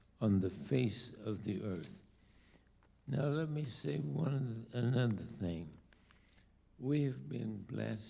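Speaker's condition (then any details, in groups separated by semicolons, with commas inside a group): ALS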